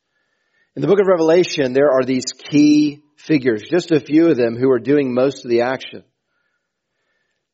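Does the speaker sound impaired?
No.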